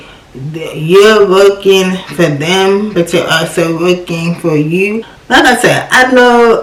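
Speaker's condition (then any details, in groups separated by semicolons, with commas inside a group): Cerebral palsy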